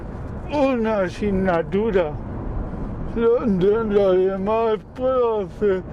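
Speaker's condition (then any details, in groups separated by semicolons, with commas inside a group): Cerebral palsy; speech slightly affected, some difficulty speaking but understood perfectly, once not understood by phone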